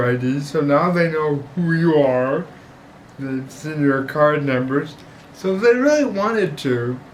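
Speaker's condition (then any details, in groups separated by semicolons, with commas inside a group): Cerebral palsy; reliable voice, uses voice control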